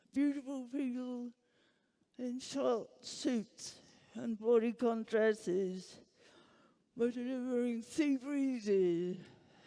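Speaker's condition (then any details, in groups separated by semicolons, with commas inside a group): Huntington's disease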